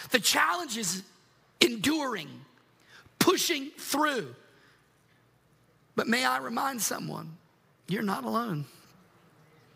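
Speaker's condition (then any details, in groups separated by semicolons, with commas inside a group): No condition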